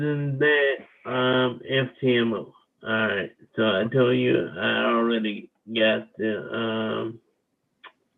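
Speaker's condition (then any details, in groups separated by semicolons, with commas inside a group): Cerebral palsy; wheelchair user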